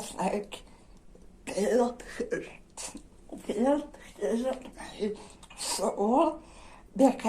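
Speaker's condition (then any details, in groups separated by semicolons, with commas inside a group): Dystonia; generalized dystonia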